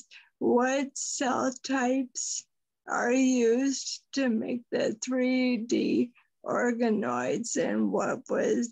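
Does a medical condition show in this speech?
Yes: Friedreich's ataxia.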